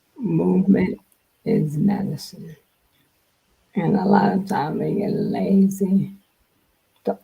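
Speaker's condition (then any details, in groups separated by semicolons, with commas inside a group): Multiple sclerosis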